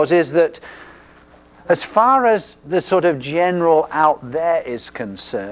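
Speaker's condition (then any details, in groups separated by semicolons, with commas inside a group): No condition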